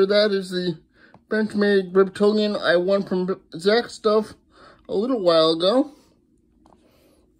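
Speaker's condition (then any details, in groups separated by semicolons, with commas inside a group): Cerebral palsy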